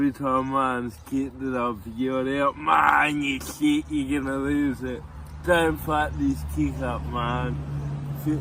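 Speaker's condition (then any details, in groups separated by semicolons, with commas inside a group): Cerebral palsy; from birth, tight muscles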